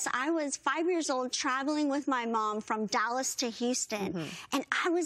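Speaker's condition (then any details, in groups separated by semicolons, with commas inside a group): Bilateral cleft lip and palate, severe; speech hard to understand in childhood, needed interpreters, singing voice strong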